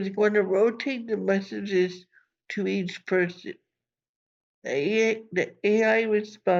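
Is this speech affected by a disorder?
Yes: cerebral palsy; from birth.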